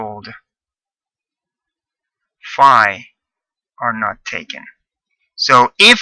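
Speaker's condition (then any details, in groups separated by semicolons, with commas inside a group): No condition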